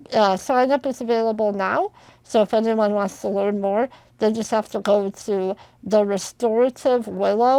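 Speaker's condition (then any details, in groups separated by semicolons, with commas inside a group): Spinal muscular atrophy; genetic, from birth, all voluntary muscles, never walked, wheelchair; very slowly progressive, fewer abilities than childhood, spinal injections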